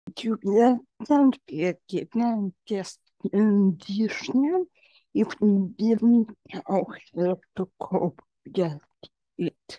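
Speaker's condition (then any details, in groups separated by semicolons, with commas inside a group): Generalized dystonia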